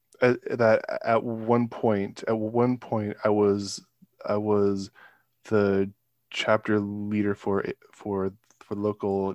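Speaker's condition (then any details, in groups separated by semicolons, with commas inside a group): Stuttering; stuttering since childhood, severe in middle and high school, could not get words out, several intensive camps when younger; still stutters, communicating virtually more challenging, more anxiety; word and part-word repetitions, blocks on own name; repeated words, prolonged sounds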